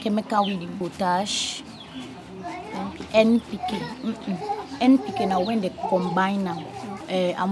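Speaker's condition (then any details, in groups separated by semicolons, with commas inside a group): No condition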